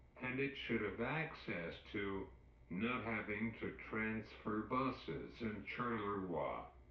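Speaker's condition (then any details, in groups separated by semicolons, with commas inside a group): Cerebral palsy; uses wheelchair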